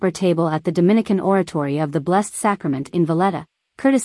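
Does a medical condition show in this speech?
No.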